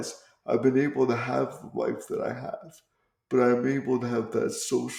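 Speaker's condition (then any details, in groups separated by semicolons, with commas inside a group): Cerebral palsy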